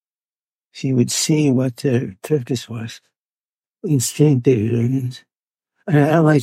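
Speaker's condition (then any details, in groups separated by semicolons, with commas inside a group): Parkinson's; neurological disorder, hidden from others in early stages, now openly shown; audio hard to capture at points, partly due to movement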